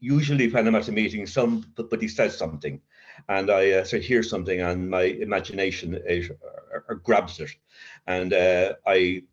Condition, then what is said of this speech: Stuttering. I'm so mindful of the dangerous words that I'm always have to think five or six